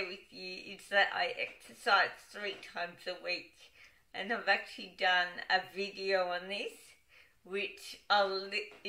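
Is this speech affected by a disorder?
Yes: cerebral palsy, dystonic.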